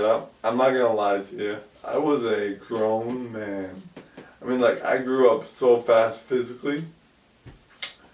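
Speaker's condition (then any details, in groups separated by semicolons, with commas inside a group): ALS; about 2 years since onset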